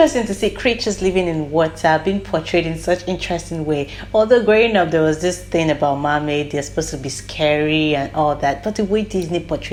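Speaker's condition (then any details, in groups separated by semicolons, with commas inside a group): No condition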